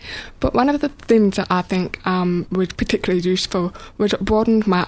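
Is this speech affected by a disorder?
Yes: deafness, born deaf; probably congenital deafness, diagnosed at age 3.5, twin brother and older sister also deaf; uses spoken English and Auslan (Australian sign language), signing since age 16.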